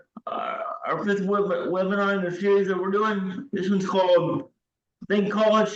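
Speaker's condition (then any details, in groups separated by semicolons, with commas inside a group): Cerebral palsy, severe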